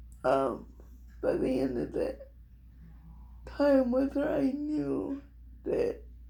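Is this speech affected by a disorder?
Yes: cerebral palsy; speech somewhat affected.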